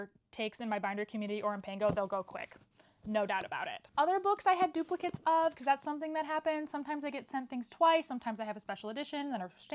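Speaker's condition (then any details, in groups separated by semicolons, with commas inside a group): No condition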